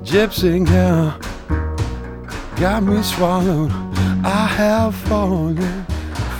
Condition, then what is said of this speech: None; typical speech.